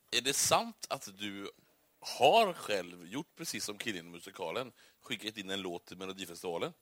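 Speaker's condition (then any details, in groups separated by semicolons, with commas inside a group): No condition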